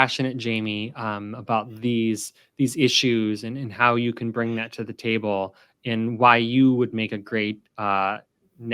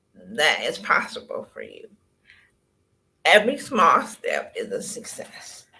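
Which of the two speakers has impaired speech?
The second: cerebral palsy; wheelchair user, previously walked limitedly.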